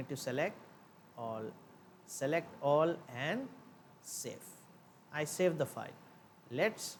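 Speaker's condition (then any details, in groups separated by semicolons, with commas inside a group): No condition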